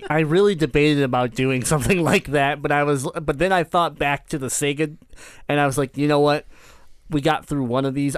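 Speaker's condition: Cleft palate; kept home from school while healing

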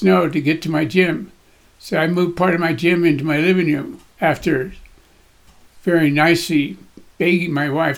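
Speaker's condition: Parkinson's disease; Parkinson's getting in the way a little, daily cardio and gym workouts

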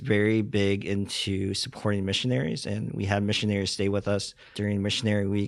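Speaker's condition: Cleft lip and palate; congenital

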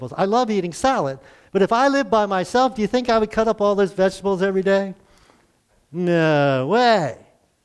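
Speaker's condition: No condition

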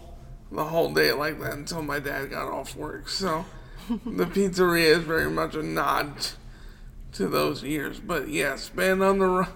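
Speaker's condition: Cerebral palsy; wheelchair user

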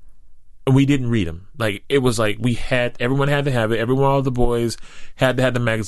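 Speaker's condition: No condition

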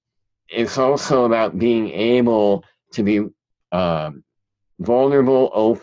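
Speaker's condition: Cleft palate; cleft palate and cleft lip, present since childhood; speech impediment still present, talked funny as a child

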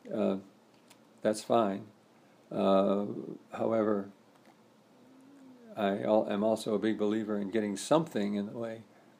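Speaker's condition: Parkinson's disease; walks almost daily

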